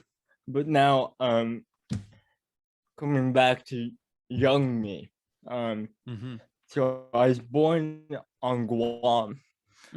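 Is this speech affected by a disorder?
Yes: cerebral palsy; mild speech impediment.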